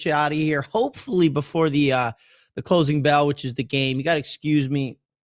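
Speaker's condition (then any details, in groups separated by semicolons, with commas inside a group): No condition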